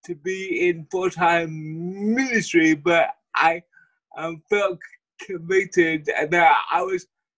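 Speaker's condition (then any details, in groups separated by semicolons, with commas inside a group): Cerebral palsy; wheelchair user; speech impediment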